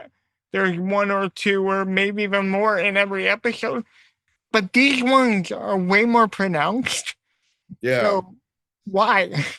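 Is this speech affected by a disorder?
Yes: cerebral palsy.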